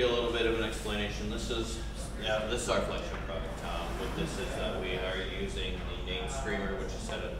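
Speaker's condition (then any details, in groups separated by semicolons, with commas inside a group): No condition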